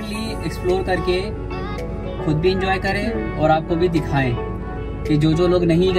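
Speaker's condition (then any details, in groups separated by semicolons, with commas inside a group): No condition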